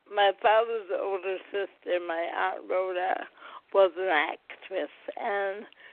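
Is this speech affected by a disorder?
Yes: cerebral palsy.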